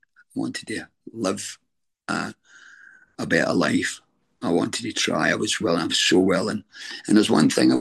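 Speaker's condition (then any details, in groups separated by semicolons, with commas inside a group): Throat cancer treatment effects; stage 4 throat cancer 6.5 years into recovery, chemo, radiotherapy, tracheostomy, neck nerves repaired, remission 2.5 years; voice changed by throat cancer and treatment, deep voice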